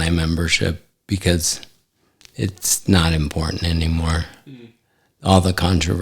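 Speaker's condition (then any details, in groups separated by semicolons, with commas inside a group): ALS; affects hand function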